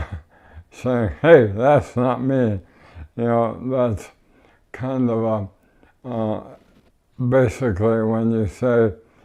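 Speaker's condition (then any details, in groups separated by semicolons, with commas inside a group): ALS; no tracheostomy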